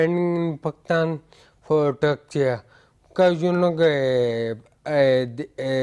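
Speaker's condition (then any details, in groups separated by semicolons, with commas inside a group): Ataxia; difficulty walking and speaking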